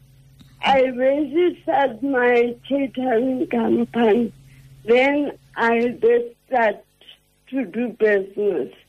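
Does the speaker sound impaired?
Yes: cerebral palsy; affects speech.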